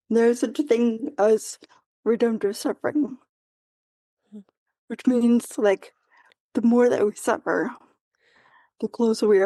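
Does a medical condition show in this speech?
Yes: quadriplegic cerebral palsy.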